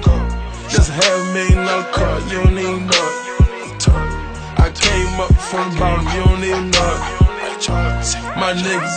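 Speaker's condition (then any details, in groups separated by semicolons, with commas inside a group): No condition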